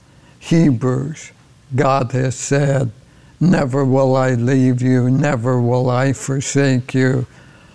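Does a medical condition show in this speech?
Yes: ALS; progressive neurodegenerative disease causing loss of muscle control.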